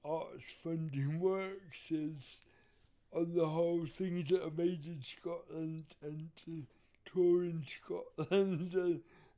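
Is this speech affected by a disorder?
Yes: cerebral palsy; wheelchair user.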